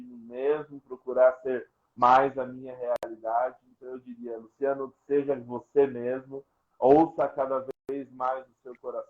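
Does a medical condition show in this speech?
No.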